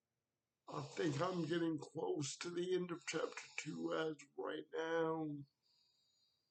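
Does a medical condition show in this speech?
Yes: cerebral palsy.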